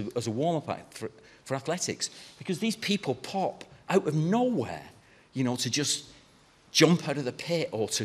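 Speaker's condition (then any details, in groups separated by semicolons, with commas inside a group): No condition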